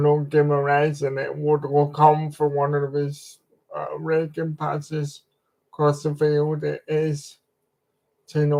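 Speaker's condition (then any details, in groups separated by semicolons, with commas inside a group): Cerebral palsy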